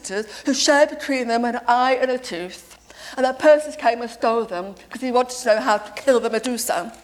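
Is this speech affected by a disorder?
Yes: deafness; deaf since age seven, lip reads, deaf family, sister lip-spoke television in childhood; works with interpreters.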